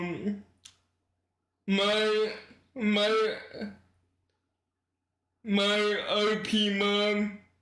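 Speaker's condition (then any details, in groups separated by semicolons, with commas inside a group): Cerebral palsy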